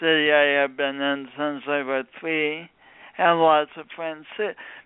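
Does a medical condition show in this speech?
Yes: speech impediment from birth injury; born few weeks early, oxygen loss on way to emergency room, coordination differences; speech impediment sounding unlike a regional accent, not a Midwestern accent.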